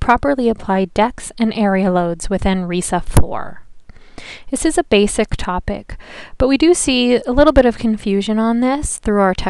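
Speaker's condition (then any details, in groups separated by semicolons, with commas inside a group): No condition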